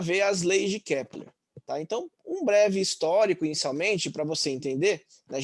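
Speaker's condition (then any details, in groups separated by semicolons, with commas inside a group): No condition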